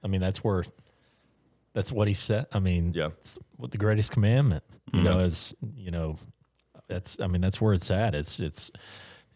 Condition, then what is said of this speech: None; typical speech.